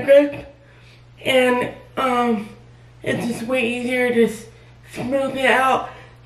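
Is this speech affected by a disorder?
Yes: cerebral palsy; quadriplegic.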